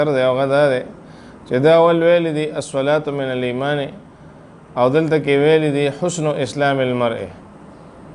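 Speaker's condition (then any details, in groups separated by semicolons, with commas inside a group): No condition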